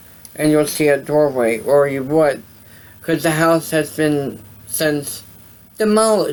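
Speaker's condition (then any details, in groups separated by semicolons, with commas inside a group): Cerebral palsy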